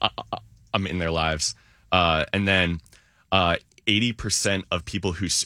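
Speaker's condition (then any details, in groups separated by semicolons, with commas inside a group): Stuttering; stuttering since age three or four, parents did not stutter; 15 to 20 years of therapy, avoidance reduction therapy, National Stuttering Association member, calls in to radio; core stutter small elongation, avoidance behaviors, arm tapping, fillers, fake stutter turns real, some words fluent; blocks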